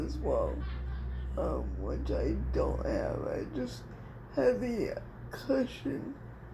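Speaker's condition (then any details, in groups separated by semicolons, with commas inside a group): Cerebral palsy; speech somewhat affected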